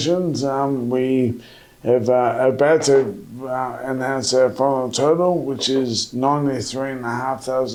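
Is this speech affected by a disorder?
Yes: MND.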